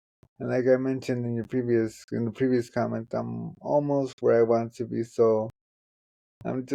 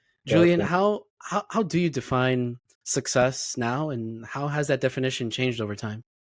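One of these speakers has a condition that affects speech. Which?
The first: traumatic brain injury; left side affected; relearned walking after therapy.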